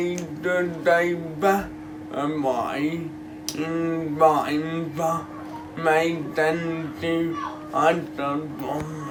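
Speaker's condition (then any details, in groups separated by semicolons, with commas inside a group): Cerebral palsy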